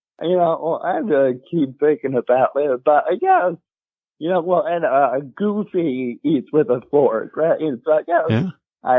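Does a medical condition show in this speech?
Yes: muscular dystrophy.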